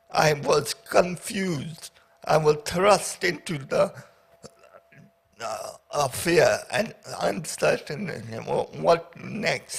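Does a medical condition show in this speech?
Yes: paraplegia with essential tremor.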